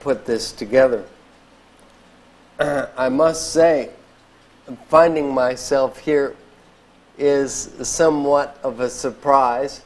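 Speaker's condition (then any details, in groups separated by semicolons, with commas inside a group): ALS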